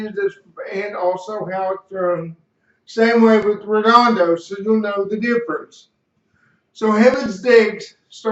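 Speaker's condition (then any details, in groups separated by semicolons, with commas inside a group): Cerebral palsy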